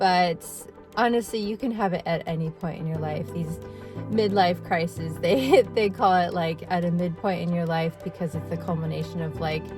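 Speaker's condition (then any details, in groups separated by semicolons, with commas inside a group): No condition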